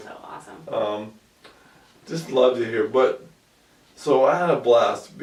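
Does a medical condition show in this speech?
Yes: ALS; about 2 years since onset.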